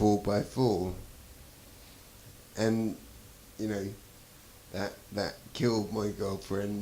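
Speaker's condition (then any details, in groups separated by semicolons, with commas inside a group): Traumatic brain injury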